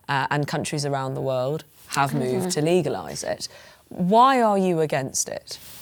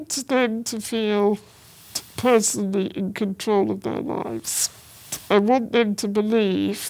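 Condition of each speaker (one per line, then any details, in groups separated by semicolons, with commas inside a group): No condition
Spinal muscular atrophy; present from birth, progressive; ventilator user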